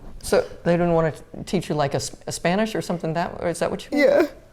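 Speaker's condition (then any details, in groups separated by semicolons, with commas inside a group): No condition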